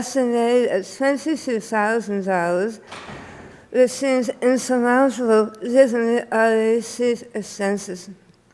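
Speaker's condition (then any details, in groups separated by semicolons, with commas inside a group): Tongue and floor-of-mouth cancer; tracheostomy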